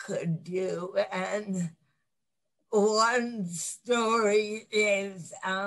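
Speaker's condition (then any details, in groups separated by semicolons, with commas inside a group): Cerebral palsy; lifelong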